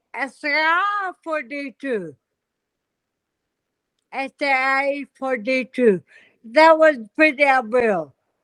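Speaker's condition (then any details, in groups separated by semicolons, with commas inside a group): Multiple system atrophy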